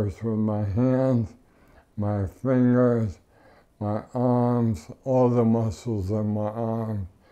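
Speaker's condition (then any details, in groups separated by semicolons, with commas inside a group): ALS; hand and finger weakness, finger glove; mucus once blocked airway, could not breathe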